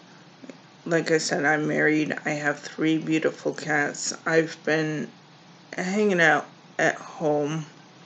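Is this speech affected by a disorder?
Yes: cerebral palsy.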